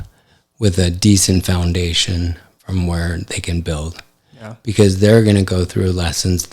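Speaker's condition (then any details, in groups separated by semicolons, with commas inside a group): ALS; affects hand function; recently diagnosed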